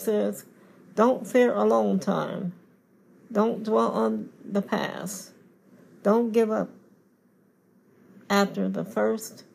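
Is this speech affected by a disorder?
Yes: cerebral palsy; confined to wheelchair.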